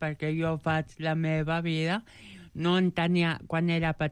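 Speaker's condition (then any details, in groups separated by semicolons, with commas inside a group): Joubert syndrome; present from birth; age 29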